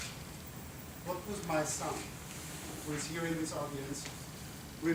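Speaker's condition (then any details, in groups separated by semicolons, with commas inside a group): No condition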